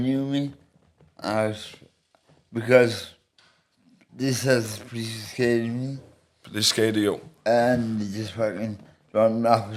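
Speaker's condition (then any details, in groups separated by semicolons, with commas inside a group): Medication-induced speech impediment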